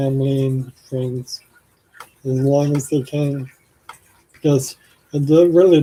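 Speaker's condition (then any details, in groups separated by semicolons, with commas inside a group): ALS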